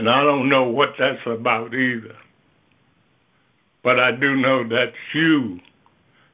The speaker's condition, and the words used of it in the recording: Stroke. I've had a stroke that took some of my speech and some of my motion in my legs.